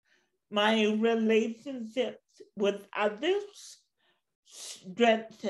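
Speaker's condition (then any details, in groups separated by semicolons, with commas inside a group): Cerebral palsy; since birth, walks with walker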